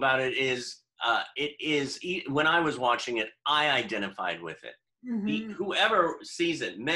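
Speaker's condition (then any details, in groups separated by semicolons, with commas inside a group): No condition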